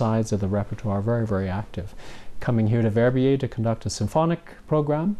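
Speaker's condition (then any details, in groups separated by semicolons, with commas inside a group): No condition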